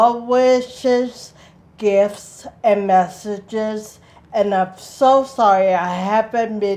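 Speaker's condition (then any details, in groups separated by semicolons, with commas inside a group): Speech impairment in rehabilitation; rehabilitation, daily physical, occupational, speech therapy, no longer uses walker; greatly improved, not yet fully recovered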